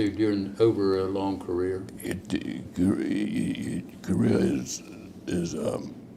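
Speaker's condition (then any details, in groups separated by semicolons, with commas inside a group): Parkinson's disease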